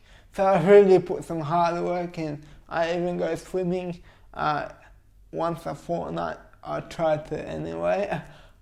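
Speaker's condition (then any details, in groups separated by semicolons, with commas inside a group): Cerebral palsy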